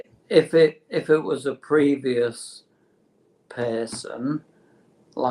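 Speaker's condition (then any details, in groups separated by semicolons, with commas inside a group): Motor neurone disease; terminal, no cure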